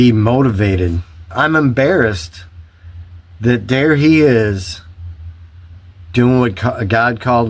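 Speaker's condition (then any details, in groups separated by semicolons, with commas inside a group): No condition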